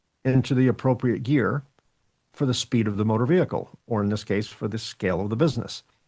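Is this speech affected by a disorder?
No.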